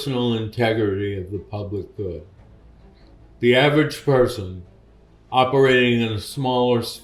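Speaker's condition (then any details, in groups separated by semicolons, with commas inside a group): Parkinson's disease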